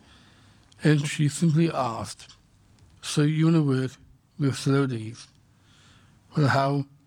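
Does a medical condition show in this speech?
Yes: Down syndrome; congenital.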